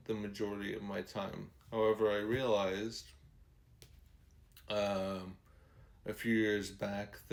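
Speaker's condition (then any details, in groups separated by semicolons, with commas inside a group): ALS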